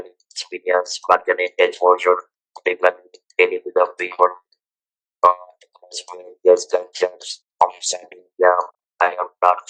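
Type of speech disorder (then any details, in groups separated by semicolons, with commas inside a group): Electrolarynx speech; throat cancer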